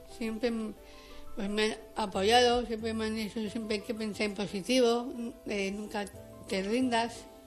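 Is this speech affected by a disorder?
Yes: Down syndrome; genetic disorder, aged 35.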